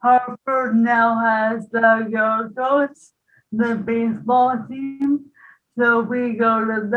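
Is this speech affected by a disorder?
Yes: ALS, bulbar onset; voice onset, voice-only symptoms six months.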